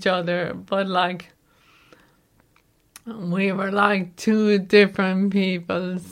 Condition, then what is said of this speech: ALS (motor neuron disease). But, like, my mobility and my voice and the everyday things, I just can't do anymore.